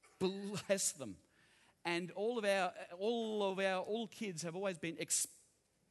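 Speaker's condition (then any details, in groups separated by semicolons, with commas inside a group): Stuttering; lifelong stutter; expects opening of talk to be hardly articulate, eases in; no stutter when singing or praying with others, unsure about speaking in tongues; prolonged sounds, blocks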